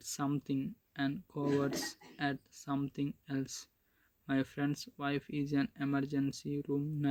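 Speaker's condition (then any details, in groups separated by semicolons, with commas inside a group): No condition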